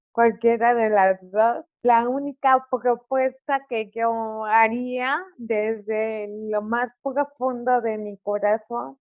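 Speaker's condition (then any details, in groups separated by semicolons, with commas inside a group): Cerebral palsy; articulation affected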